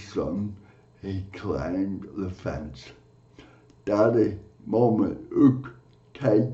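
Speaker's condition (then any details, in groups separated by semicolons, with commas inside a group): Cerebral palsy; from birth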